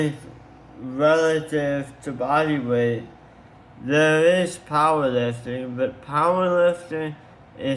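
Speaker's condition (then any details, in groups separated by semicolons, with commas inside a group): Tongue cancer surgery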